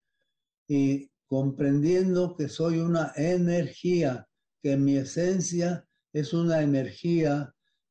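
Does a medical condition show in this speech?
Yes: Parkinson's disease; no tremor, fairly controlled, sudden difficulty swallowing and salivating about four months ago.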